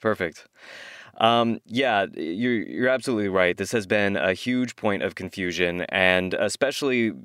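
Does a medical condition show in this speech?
No.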